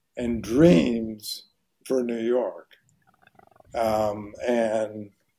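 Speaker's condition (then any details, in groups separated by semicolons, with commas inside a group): ALS; voice very hoarse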